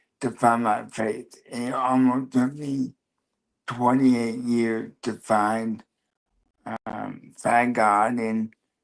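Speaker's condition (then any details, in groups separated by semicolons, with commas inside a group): Cerebral palsy, spastic quadriplegia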